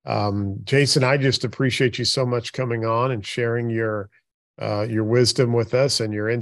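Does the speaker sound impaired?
No.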